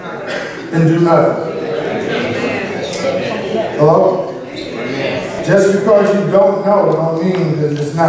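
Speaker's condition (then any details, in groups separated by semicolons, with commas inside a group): No condition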